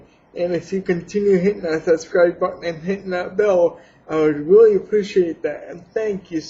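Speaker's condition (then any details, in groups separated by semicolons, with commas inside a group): Cerebral palsy; has had surgery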